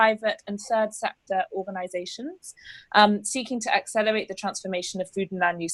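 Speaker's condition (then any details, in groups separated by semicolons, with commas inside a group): No condition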